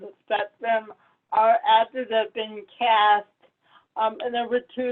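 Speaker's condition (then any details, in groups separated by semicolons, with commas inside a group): Cerebral palsy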